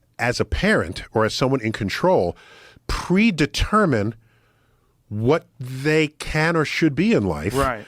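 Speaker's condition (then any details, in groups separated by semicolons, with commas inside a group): No condition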